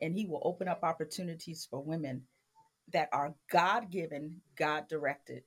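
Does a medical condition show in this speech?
No.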